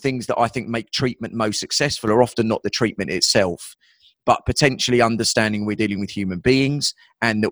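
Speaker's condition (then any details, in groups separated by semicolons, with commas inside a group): No condition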